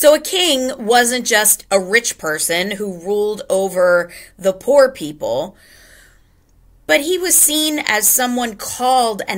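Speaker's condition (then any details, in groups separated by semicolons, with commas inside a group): No condition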